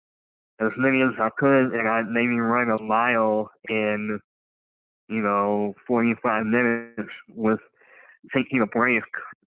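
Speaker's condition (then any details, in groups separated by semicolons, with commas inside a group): Cleft lip and palate; congenital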